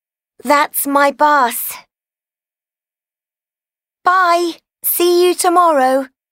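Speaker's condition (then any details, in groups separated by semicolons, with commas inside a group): No condition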